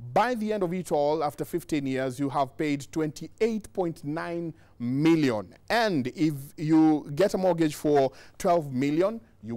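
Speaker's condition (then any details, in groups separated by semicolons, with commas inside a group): No condition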